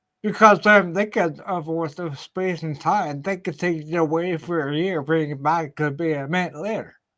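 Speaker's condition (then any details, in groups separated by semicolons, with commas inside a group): Ataxia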